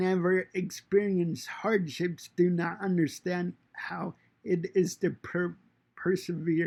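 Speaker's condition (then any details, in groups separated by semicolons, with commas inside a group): Cerebral palsy; fine motor impairment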